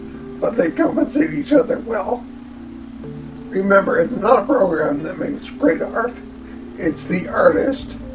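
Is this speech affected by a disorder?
Yes: cerebellar ataxia from brain tumour.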